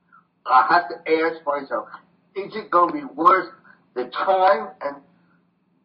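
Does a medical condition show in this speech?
Yes: voice box damage from tracheostomy; brain injury from smoke inhalation, carbon monoxide poisoning, voice box damaged by medic's trach tube; cannot sing as before, ongoing voice challenge.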